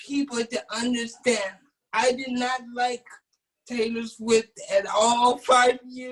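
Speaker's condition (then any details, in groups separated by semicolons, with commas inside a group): Cerebral palsy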